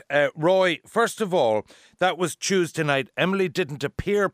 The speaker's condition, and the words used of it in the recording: No condition.